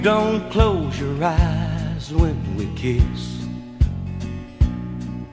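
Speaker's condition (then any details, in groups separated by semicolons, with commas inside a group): No condition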